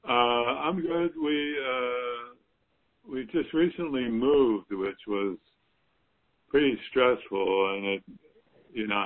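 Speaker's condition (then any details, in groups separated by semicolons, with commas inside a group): Parkinson's disease; past acupuncture without benefit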